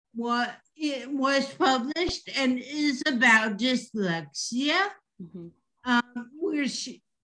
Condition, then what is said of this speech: Dysarthria. Like my dysarthria is about relearning how to talk.